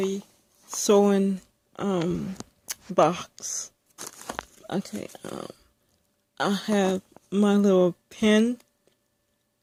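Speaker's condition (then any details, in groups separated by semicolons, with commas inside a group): Speech impairment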